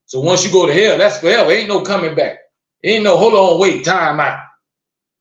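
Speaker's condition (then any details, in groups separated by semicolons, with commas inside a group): No condition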